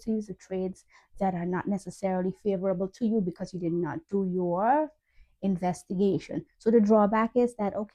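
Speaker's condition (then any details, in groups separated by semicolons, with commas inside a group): No condition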